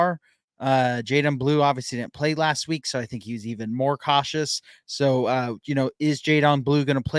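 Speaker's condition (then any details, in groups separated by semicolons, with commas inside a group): No condition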